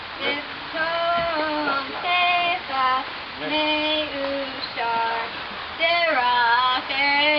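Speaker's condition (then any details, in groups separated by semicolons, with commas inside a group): No condition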